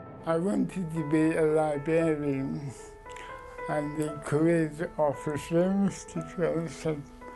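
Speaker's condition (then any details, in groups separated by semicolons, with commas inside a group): Cerebral palsy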